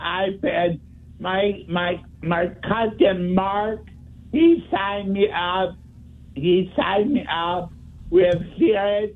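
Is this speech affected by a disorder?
Yes: speech impediment; wheelchair user; tries to talk really clearly.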